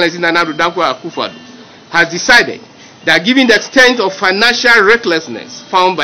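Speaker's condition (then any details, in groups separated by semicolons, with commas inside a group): No condition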